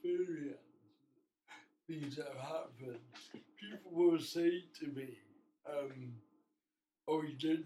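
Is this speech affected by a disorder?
Yes: cerebral palsy.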